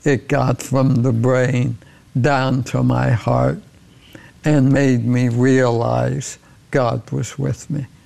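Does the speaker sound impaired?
Yes: ALS; progressive ALS.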